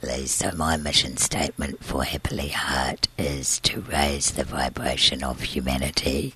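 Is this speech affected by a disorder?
Yes: tracheostomy and scarred vocal cord, laryngeal cysts, surgical vocal cord scarring; voice sounds different, presses on tracheostomy tube, later surgery left voiceless eight months, used voice machine.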